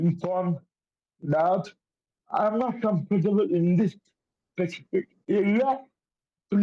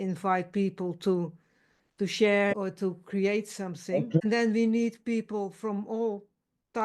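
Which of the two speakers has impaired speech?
The first: cerebral palsy; affects coordination.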